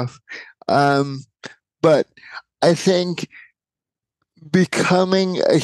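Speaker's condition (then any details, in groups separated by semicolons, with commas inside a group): Cerebral palsy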